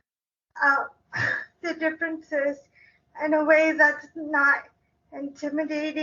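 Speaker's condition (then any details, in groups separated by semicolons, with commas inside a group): Cerebral palsy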